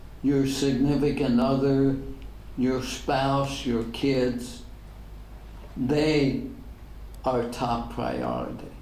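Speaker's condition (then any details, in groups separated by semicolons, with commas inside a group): ALS; degenerative; diagnosed ten years ago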